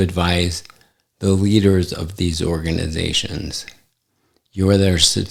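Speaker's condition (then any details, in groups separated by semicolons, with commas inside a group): ALS; affects hand function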